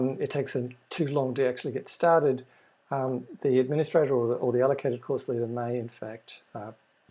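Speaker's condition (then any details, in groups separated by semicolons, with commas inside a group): No condition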